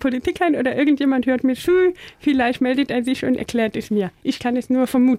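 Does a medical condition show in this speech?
Yes: deafness; deaf from birth, hears from 80 decibels, nothing under 120 without aids, Phonak hearing aids, lip-reads; learned speaking as child using balloons, speaks well, better than many deaf people.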